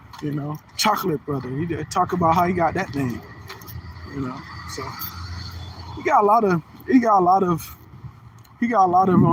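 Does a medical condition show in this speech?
No.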